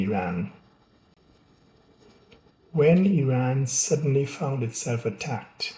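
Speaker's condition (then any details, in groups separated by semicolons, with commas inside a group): No condition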